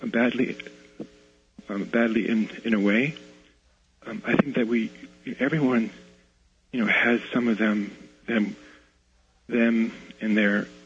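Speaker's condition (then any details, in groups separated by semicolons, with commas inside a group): Stutter; stutters at times; repeated sounds, repeated words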